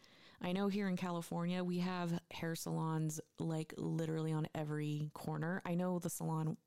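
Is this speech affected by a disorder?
No.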